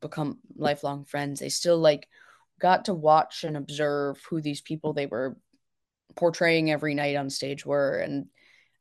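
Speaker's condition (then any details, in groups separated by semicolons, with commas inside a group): No condition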